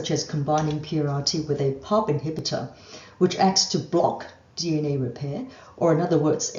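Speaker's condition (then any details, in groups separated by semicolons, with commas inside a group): No condition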